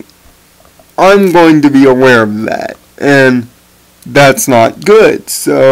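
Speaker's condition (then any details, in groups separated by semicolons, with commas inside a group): Cerebral palsy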